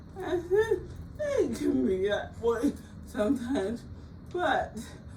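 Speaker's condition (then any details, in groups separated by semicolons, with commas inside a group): Cerebral palsy; frequent speech therapy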